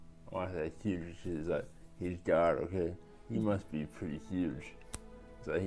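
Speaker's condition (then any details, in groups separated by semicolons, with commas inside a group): Traumatic brain injury; about 8 years since injury; could not talk for a period after injury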